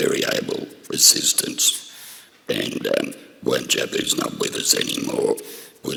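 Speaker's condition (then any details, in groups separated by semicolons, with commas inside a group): Laryngectomy for throat cancer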